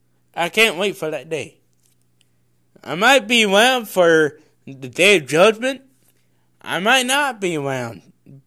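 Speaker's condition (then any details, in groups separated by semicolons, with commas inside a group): Cerebral palsy; congenital, no known medical cause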